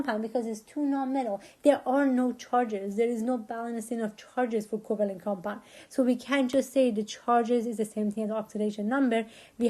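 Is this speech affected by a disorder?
No.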